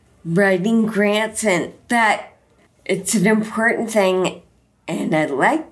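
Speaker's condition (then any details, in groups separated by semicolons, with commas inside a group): Friedreich's ataxia; slurred speech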